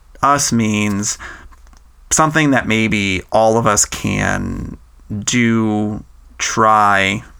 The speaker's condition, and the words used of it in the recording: Stuttering. I might say a phrase over again.